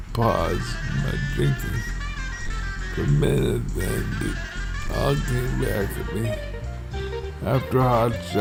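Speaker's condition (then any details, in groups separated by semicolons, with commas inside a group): Multiple sclerosis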